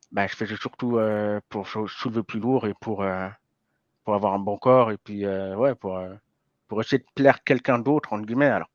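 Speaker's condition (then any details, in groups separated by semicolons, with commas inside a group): Hearing impairment from birth, congenital; diagnosed around age 4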